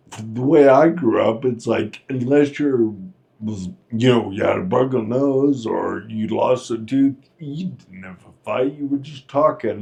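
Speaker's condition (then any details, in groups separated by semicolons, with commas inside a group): Friedreich's ataxia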